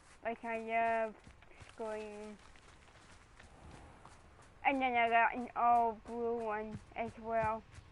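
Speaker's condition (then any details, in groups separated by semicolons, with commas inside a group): Cerebral palsy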